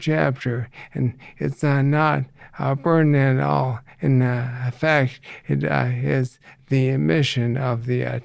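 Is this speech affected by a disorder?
Yes: ALS; reduced ability to get around.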